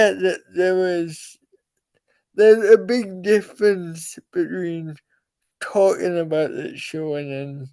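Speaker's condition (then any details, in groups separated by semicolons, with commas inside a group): Cerebral palsy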